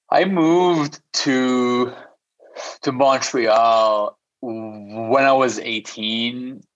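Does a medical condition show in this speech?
Yes: stutter; stutter since childhood, stutters in six languages: English, French, Spanish, Arabic, Portuguese, Armenian; audible stutter during interview; no stuttering when singing, avoided speaking for years out of fear, later joined Toastmasters and debating club; here repeated words, prolonged sounds.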